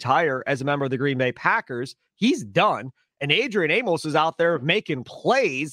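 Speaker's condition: No condition

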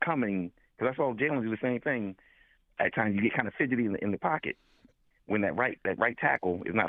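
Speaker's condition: No condition

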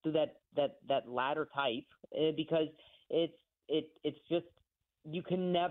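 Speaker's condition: Stutter after brain injury; acquired stutter after traumatic brain injury and concussion from freak softball injury, motor skills affected; speech functionality impaired, at worst could not say words; repeated sounds, repeated words

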